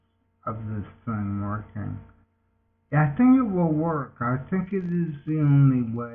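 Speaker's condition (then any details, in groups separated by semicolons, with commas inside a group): Multiple sclerosis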